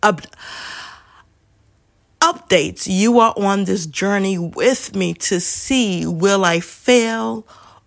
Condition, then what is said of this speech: Stuttering. Don't allow the stuttering to like make you be like, I'm out.